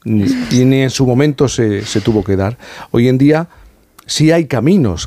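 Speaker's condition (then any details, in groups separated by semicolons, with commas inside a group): No condition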